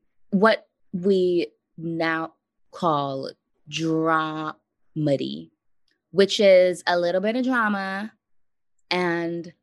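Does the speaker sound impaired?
Yes: stuttering; severe in high school around age 17, fear of talking and communicating; expects stuttering during conversation; here prolonged sounds, blocks.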